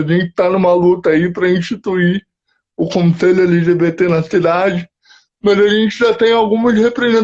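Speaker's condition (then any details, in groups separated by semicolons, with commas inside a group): Cerebral palsy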